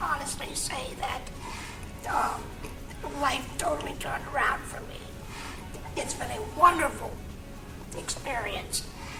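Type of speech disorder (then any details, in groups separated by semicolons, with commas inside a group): Oesophageal speech; laryngectomy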